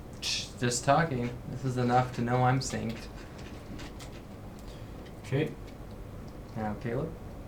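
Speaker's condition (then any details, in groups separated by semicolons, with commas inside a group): No condition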